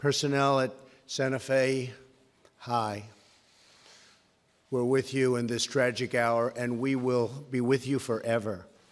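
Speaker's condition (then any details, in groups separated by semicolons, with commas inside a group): No condition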